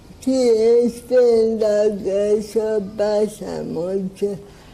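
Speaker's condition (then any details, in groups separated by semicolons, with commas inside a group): Cerebral palsy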